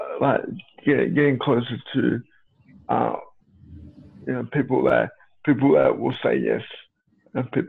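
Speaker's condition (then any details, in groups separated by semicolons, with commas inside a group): Cerebral palsy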